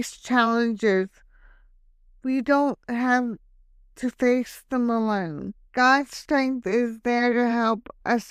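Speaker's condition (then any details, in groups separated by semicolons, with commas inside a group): Hemiplegic cerebral palsy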